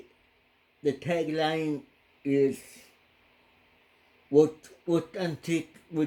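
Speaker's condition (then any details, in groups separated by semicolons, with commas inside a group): Cerebral palsy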